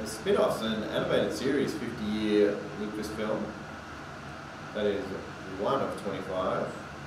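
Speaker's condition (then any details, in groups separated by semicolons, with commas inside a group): No condition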